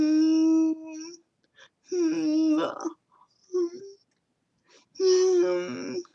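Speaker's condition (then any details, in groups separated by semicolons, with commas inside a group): Cerebral palsy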